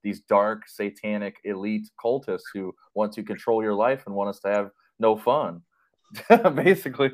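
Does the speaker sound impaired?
No.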